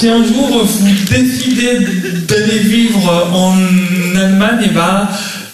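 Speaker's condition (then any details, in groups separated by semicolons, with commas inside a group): Stuttering; stuttering since childhood, misdiagnosed as Gilles de la Tourette by psychiatrist at age 4; audible stuttering on radio, struggles with a word, restarts sentence for listeners; prolonged sounds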